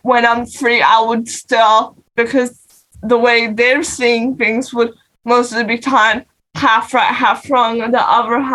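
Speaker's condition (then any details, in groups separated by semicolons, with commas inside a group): Cerebral palsy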